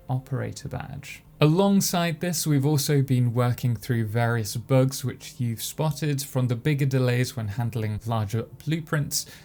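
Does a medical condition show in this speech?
No.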